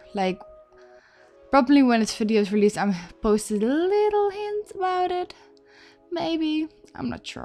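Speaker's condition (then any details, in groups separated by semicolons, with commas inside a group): No condition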